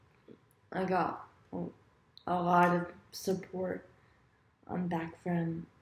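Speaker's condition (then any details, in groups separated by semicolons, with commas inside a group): Cerebral palsy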